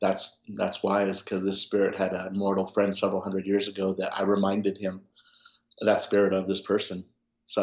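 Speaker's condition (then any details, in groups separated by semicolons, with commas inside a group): No condition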